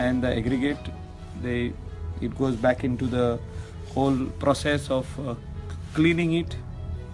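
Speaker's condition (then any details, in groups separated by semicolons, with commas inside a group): No condition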